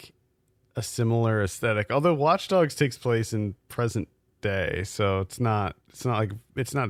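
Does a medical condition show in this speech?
No.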